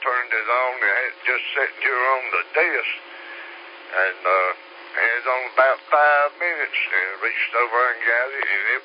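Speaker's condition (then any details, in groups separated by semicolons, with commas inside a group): Slurred speech; stroke 3 years ago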